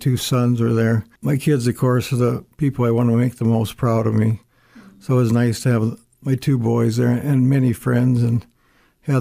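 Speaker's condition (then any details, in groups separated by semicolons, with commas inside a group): Parkinson's disease; uses walker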